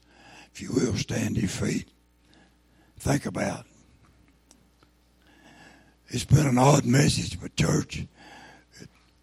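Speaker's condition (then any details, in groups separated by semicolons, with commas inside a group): Throat cancer, lost vocal cord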